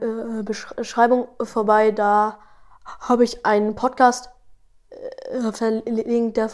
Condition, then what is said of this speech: Stuttering. Obwohl ich wenn ich langsamer sprechen würde, besser sprechen würde.